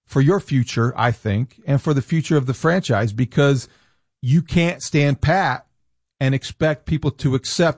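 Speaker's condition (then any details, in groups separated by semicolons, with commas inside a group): No condition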